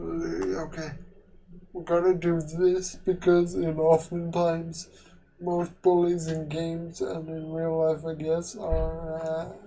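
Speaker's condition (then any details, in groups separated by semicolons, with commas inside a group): Quadriplegic cerebral palsy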